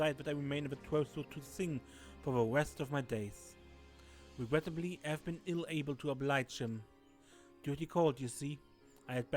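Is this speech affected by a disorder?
No.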